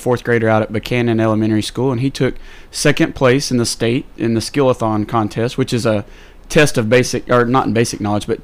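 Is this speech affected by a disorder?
No.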